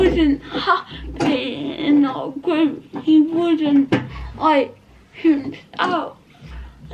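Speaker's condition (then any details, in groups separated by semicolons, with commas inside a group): Cerebral palsy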